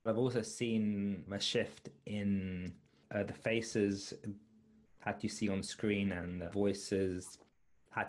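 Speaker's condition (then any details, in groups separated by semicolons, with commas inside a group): Stuttering; stuttering since age 4, ongoing, legally classed as disability, learned of classification at age 27; struggles to say basic information when introducing self to new people; prolonged sounds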